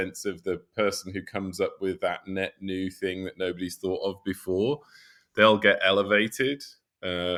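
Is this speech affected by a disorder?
No.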